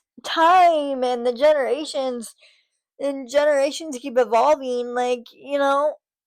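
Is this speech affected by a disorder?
Yes: cerebral palsy, spastic.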